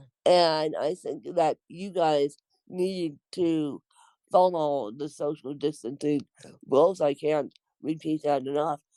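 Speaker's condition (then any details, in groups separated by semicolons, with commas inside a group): Cerebral palsy, mixed, moderate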